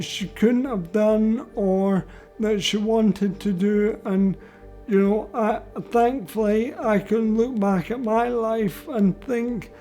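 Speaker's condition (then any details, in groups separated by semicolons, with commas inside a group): Motor neurone disease; progressive gradual decline, about a year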